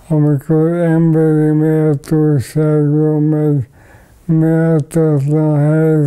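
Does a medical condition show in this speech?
Yes: ALS.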